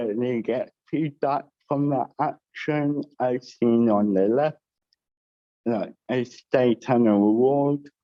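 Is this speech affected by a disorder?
Yes: cerebral palsy with dysarthria; all four limbs.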